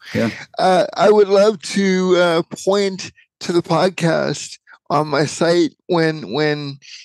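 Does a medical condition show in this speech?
Yes: cerebral palsy.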